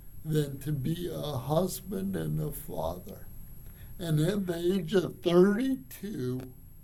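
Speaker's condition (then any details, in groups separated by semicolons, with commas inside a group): Cerebral palsy; from birth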